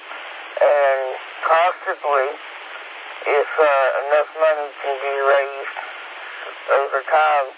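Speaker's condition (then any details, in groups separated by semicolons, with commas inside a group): Speech impediment; long hard battle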